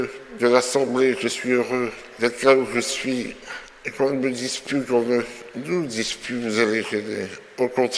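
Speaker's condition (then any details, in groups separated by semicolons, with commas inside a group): Myopathy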